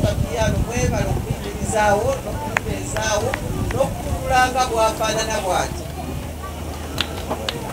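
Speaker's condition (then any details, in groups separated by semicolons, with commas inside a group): No condition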